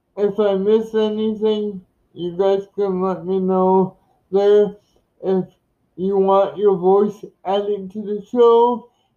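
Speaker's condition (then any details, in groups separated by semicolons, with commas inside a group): Cerebral palsy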